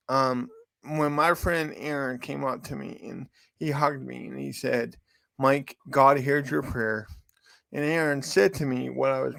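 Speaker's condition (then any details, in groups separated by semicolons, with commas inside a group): Cerebral palsy; from birth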